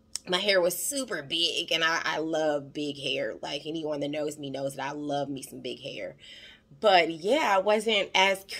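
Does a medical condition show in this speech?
No.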